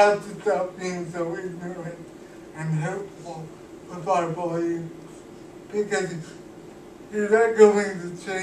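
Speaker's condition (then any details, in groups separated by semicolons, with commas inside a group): Cerebral palsy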